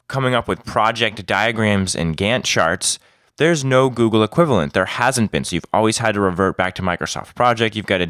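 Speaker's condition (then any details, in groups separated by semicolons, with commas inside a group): No condition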